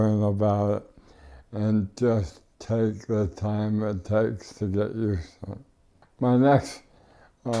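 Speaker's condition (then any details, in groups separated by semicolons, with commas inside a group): ALS; no tracheostomy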